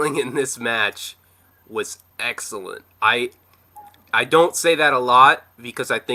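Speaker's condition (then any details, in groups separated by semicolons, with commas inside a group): No condition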